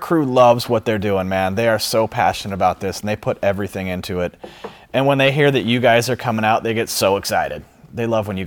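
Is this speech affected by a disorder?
No.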